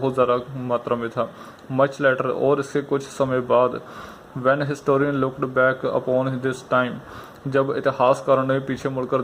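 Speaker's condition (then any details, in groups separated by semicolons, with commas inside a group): No condition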